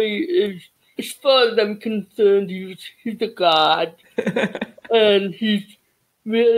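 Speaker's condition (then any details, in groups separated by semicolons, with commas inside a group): Cerebral palsy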